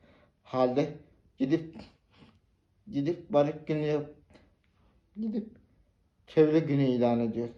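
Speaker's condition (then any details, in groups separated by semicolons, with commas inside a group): Cerebral palsy; spastic type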